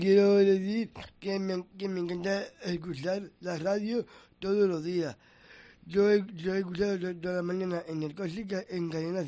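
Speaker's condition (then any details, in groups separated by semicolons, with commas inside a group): Down syndrome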